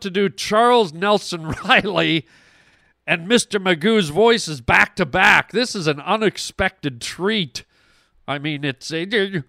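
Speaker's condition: No condition

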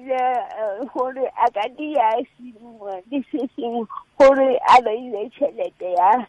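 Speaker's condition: Cerebral palsy; since childhood

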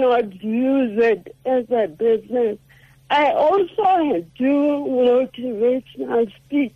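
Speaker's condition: Cerebral palsy; affects speech

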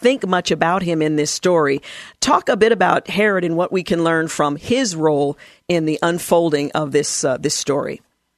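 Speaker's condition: No condition

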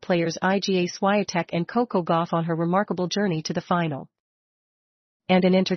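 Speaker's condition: No condition

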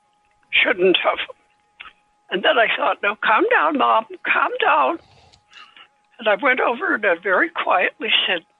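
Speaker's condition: Parkinson's disease; age 90

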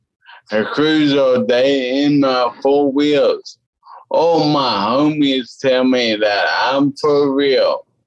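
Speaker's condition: Cerebellar ataxia; speech affected, sometimes tricky, described own speech as very short, some people avoid talking to him

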